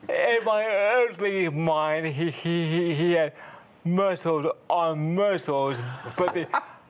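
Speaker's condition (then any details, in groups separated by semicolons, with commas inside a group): Cerebral palsy; slowed speech, speaks slower than others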